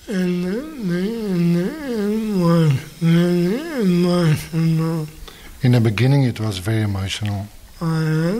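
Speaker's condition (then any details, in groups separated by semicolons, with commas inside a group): Motor neurone disease; terminal, last years of life; difficulty speaking clearly, needs interpreter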